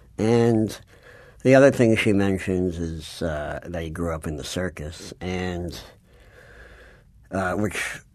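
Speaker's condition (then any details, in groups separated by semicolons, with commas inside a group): Cleft palate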